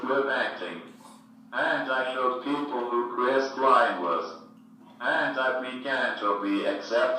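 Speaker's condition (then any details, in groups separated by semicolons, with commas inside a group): Cerebral palsy, speech-generating device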